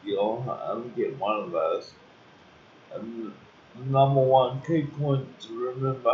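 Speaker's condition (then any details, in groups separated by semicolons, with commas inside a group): Cerebral palsy; uses wheelchair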